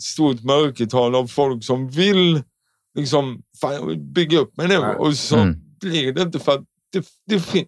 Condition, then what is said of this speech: Cerebral palsy. Så du låter inte riktigt som alla andra.